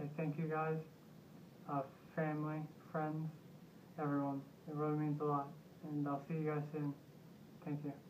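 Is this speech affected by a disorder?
Yes: severe traumatic brain injury; severe, caused by motorcycle accident, short-term memory problems; about eleven weeks post-injury, after ICU and neurological rehabilitation.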